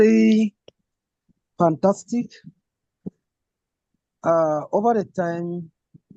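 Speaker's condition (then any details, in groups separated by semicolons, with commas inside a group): No condition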